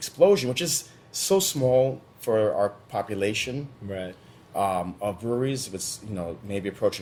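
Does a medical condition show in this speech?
No.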